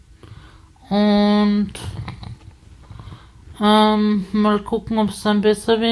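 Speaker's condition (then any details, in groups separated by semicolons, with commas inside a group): Spasticity from birth; multiple sclerosis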